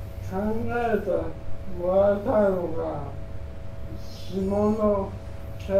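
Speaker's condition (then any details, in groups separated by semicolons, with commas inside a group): ALS; uses ventilator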